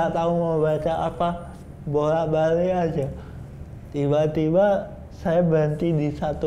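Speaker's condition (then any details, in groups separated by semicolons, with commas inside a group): Cerebral palsy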